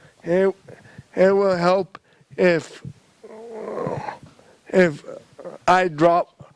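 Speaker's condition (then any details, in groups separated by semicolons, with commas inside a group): Cerebral palsy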